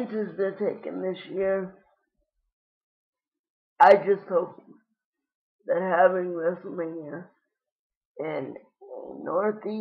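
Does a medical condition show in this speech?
Yes: cerebral palsy; lifelong, wheelchair user.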